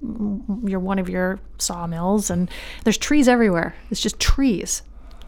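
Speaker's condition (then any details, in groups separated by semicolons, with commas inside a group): No condition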